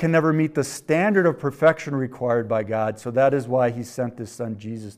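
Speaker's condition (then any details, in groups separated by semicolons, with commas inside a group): No condition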